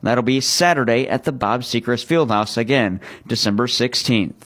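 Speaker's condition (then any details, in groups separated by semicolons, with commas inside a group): No condition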